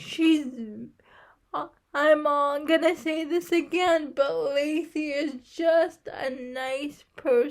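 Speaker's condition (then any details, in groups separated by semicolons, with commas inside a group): Cerebral palsy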